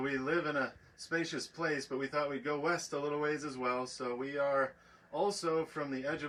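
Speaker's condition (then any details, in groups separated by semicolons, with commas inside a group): No condition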